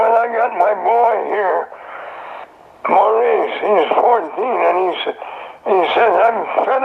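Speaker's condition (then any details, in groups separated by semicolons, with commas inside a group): Throat cancer; survivor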